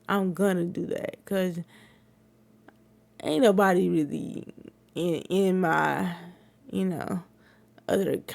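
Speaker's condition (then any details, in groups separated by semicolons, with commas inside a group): Cerebral palsy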